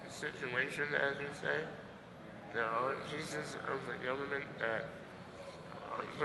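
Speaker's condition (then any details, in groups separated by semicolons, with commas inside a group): Muscular dystrophy; congenital, muscles cannot grow larger; cannot get stronger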